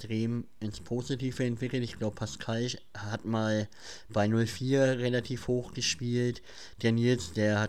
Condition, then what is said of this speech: Cleft palate. Ja, ich hatte natürlich auch schon Nachrichten, ey, lass das lieber mal, man kann dich nicht hören, aber ich habe es ignoriert.